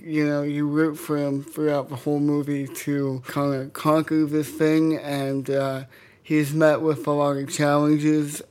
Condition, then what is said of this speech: Cerebral palsy. His speech, his eye, his foot, and his hand.